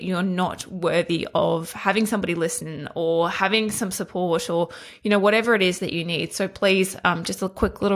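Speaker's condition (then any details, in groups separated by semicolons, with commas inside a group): No condition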